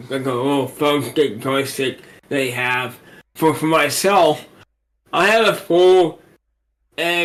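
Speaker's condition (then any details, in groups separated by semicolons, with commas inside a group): Cerebral palsy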